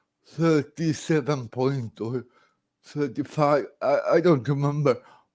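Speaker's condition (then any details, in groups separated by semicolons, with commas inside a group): Cerebral palsy, severe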